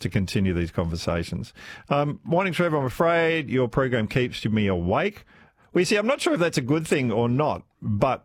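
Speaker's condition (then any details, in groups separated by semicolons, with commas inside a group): No condition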